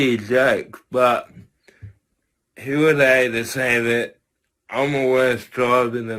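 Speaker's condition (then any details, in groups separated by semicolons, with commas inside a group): Cerebral palsy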